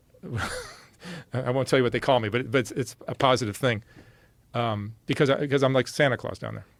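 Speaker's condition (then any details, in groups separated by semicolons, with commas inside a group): No condition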